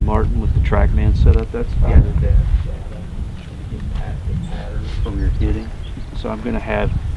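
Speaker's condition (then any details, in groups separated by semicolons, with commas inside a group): No condition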